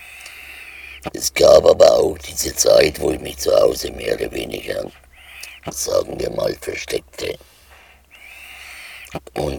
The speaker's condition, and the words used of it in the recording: Laryngectomy. Also diese Epithese war notwendig, damit Sie Ihr Stimmschandventil benutzen.